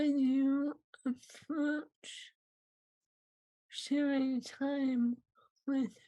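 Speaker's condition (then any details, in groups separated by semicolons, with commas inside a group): ALS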